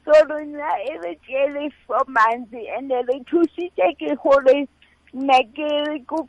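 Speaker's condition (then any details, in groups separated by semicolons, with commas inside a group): Cerebral palsy; since childhood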